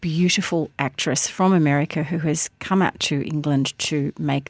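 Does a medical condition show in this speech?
No.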